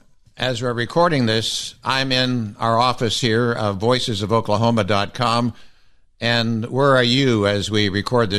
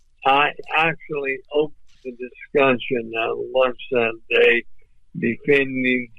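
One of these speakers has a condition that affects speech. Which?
The second: ALS; recently diagnosed, wheelchair being prepared; voice off but clear and understandable.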